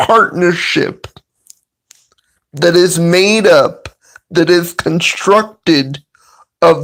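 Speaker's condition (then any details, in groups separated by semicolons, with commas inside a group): Cerebral palsy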